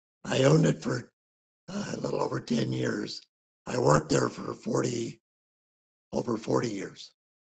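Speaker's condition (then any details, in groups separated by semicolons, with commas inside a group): Thyroid cancer surgery; recovering from surgery and treatment; raspy voice, speech somewhat affected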